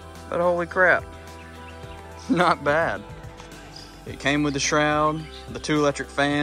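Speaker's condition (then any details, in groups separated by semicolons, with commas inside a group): No condition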